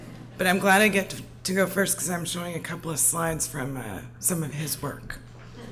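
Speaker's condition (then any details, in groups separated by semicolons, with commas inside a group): No condition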